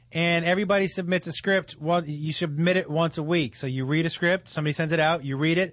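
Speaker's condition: No condition

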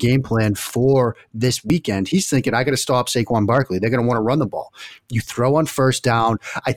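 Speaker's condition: No condition

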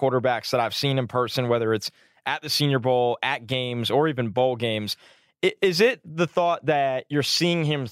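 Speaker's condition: No condition

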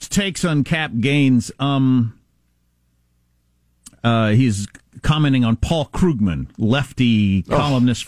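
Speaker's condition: No condition

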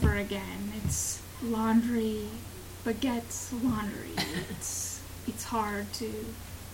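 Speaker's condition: Aphasia after stroke; member of Stroke Comeback Center in Vienna, Virginia; fragmented phrases, word-finding errors, word substitutions, incomplete sentences

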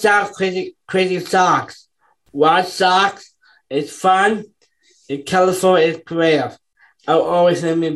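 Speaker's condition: Down syndrome; congenital, not known before birth, intestinal bypass surgery day three, open heart surgery under three months, two heart holes

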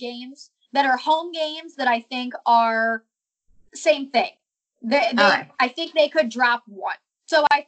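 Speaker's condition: No condition

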